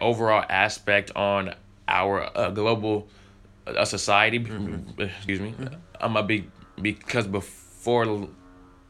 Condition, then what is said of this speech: Stuttering. That also helps me build my confidence in speaking in front of large crowds with a stutter and trying my best and not to stutter.